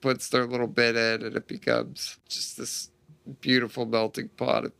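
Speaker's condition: Duchenne muscular dystrophy; spontaneous mutation

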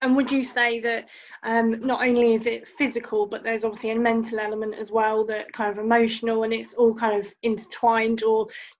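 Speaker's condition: Cleft lip and palate; no cosmetic surgery

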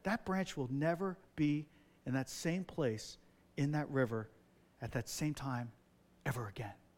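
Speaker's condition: No condition

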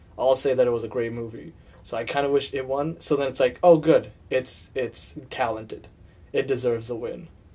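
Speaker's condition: No condition

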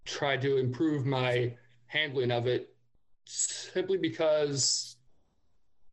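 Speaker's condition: Stutter; past speech therapy; stutters most on own name, noticeable right away to new people; prolonged sounds, blocks

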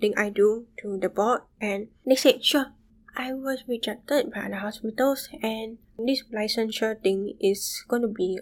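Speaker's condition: Bilateral sensorineural hearing loss; moderate to severe from about age 4, left profound since young, right worsened about 3 years ago; right severe with hearing aid, left profound with cochlear implant, fluctuating hearing; intense speech therapy

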